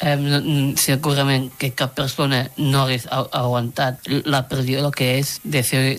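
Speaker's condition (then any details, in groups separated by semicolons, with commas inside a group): Down syndrome; three copies of chromosome 21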